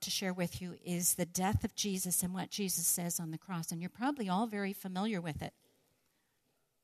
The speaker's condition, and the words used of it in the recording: None; typical speech.